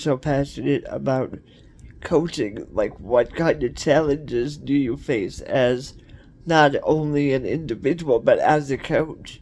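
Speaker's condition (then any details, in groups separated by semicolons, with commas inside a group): Cerebral palsy; cerebral palsy, wheelchair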